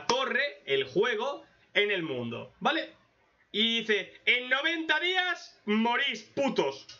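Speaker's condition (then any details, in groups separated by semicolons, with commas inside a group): No condition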